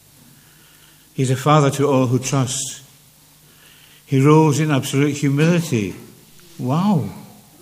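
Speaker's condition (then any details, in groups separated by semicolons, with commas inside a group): Parkinson's; less clear than before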